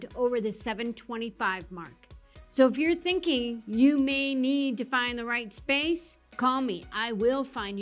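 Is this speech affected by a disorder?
No.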